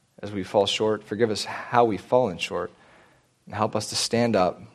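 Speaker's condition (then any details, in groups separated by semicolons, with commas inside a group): No condition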